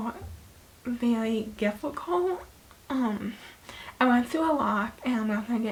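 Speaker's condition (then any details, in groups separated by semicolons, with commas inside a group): Hemiplegic cerebral palsy; very few words as preschooler, speech therapy from infancy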